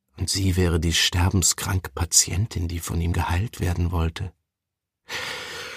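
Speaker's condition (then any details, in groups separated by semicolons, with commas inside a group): No condition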